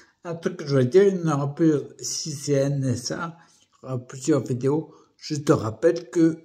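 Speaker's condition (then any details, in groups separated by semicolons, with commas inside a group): Primary progressive multiple sclerosis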